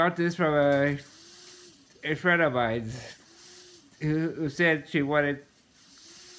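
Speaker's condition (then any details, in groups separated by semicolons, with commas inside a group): Muscular dystrophy, Duchenne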